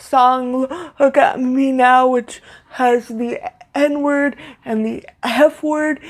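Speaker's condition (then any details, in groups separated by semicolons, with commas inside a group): Cerebral palsy, severe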